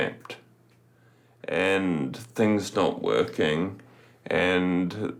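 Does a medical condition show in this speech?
Yes: Friedreich's ataxia; genetic, progressive, affects nerves and coordination.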